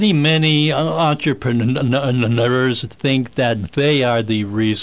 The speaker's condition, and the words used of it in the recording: Stuttering. So listen to what I say, not the way I say it.